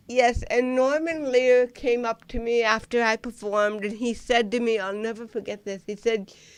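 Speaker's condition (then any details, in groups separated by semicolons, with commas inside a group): Cerebral palsy; lifelong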